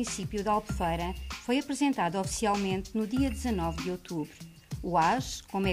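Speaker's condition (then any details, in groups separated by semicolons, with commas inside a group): No condition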